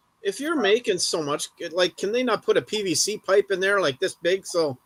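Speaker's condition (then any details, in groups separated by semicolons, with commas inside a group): No condition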